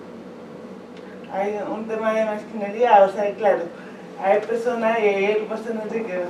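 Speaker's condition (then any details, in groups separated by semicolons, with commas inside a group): Cerebral palsy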